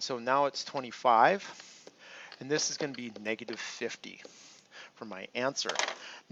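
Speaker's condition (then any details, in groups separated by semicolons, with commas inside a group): No condition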